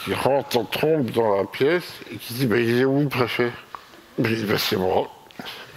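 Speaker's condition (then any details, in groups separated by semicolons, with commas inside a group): Myopathy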